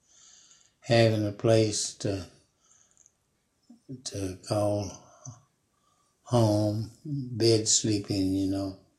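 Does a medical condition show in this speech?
Yes: Parkinson's; about 5 years since onset.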